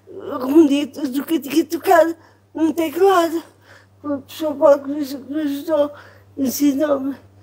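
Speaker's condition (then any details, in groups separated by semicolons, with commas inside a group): Cerebral palsy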